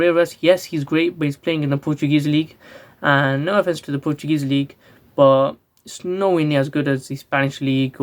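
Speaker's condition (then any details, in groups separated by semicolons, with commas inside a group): No condition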